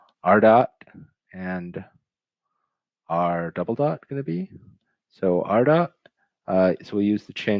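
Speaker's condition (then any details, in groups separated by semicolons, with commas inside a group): No condition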